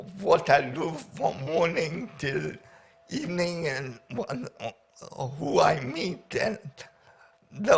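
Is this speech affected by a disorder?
Yes: paraplegia with essential tremor.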